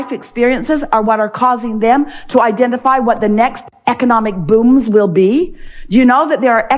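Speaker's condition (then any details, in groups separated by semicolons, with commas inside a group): No condition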